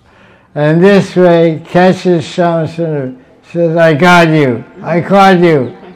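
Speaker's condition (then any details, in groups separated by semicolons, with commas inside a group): Deafness; relies on audience feedback for volume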